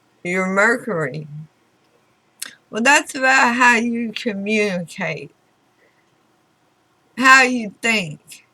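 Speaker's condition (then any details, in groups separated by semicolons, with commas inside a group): Throat cancer radiation damage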